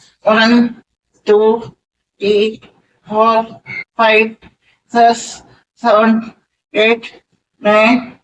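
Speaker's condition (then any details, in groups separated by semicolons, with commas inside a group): Cerebral palsy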